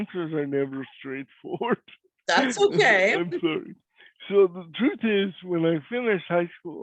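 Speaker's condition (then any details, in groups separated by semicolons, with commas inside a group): Cerebral palsy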